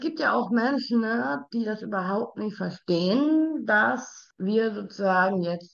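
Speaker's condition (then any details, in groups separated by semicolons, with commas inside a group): Down syndrome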